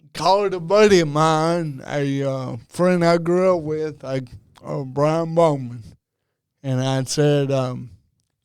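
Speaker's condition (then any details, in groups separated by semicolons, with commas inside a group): Cerebral palsy; diagnosed at about age two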